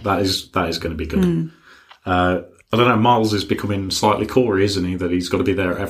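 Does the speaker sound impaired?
No.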